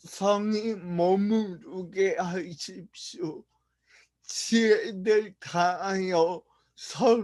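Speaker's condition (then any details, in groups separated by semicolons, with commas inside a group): Brain lesion disability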